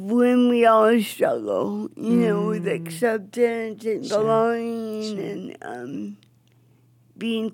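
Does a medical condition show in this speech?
Yes: cerebral palsy; cerebral palsy from oxygen deprivation at birth, affects speech, movement, balance, wheelchair, earlier physical therapy, walker; uses a wheelchair; jokingly called a god-given accent.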